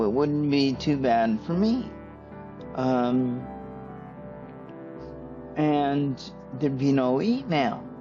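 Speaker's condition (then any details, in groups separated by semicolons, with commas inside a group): Cerebral palsy; stiff muscles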